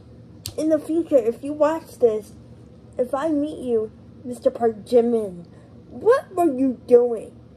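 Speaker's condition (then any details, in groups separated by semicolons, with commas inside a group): Cerebral palsy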